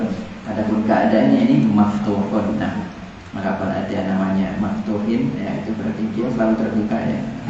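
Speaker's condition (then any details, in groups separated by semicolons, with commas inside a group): No condition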